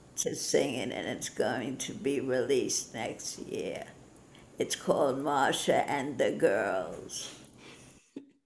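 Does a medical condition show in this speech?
Yes: Parkinson's disease; stopped listening to doctor after diagnosis, followed own path.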